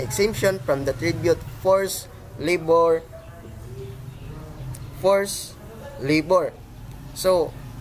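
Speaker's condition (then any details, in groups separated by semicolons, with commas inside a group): No condition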